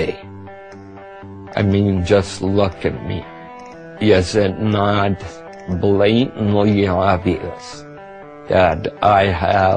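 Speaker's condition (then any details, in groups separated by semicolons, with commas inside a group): Multiple sclerosis; severe tremor earlier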